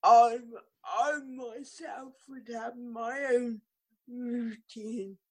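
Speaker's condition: Cerebral palsy; could not jump

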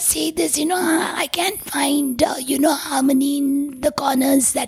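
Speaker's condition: Tracheostomy, vocal cords permanently constricted from smoke inhalation; breathes through tracheostomy tube in larynx, tube changed every 4 months permanently

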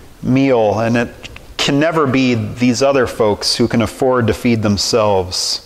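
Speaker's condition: No condition

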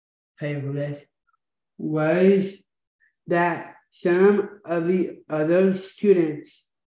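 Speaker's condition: Down syndrome

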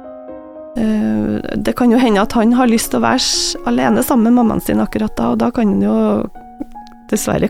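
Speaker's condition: No condition

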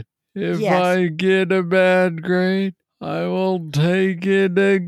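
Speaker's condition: Parkinson's disease; young onset, diagnosed at age 35; clear on good days, slurred words when off, intelligibility varies between episodes

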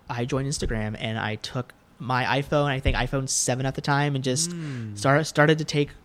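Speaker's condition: Stuttering; developmental stutter since about age 5, persisted into adulthood, varied speech therapies and groups; worse with anxiety and nerves, harder when speaking unplanned; repeated sounds

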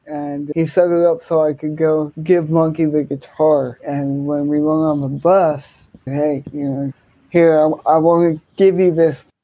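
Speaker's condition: Cerebral palsy, hemiplegia

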